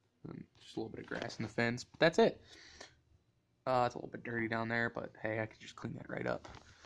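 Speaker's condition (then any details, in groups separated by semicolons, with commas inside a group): No condition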